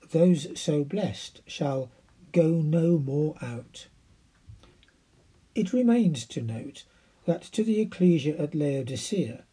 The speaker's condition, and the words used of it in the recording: No condition.